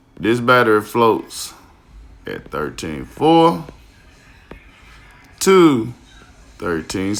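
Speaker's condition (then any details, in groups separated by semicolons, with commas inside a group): No condition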